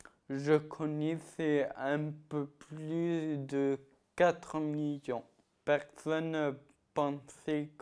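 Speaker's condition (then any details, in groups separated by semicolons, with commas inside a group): Ataxia-telangiectasia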